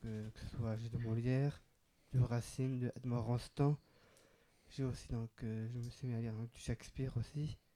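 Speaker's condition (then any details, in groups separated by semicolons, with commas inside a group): Down syndrome, trisomy 21; extra chromosome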